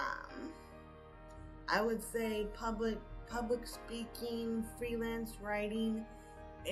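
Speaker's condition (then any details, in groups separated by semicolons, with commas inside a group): Cerebral palsy; from birth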